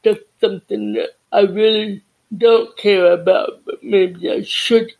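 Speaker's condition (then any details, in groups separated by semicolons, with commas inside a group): Deafness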